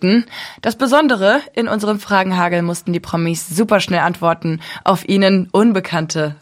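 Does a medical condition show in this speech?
No.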